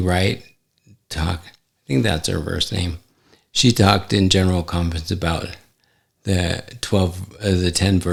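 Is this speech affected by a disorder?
Yes: ALS; affects hand function.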